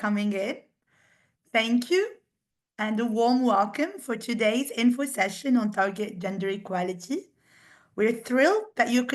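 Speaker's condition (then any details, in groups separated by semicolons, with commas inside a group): No condition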